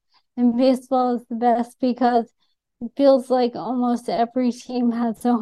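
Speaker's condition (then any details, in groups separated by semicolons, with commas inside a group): ALS; diagnosed by elimination over multiple years by Dr. Neil Snyder, Columbia University, atypical young woman; speech affected by ALS, noticeable on podcasts and shows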